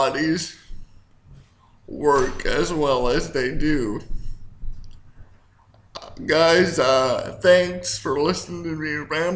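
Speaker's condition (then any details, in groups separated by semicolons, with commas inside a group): Cerebral palsy; speaks slower at times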